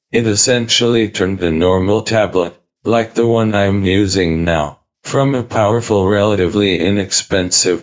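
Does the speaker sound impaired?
Yes: ALS, through a speech-generating device; diagnosed at age 34, lost walking, talking and breathing, tracheostomy and ventilator; cannot speak, eye-activated synthetic voice built from voice banking, types replies, silences while typing.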